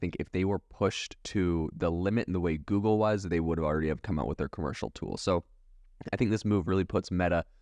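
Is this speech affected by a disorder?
No.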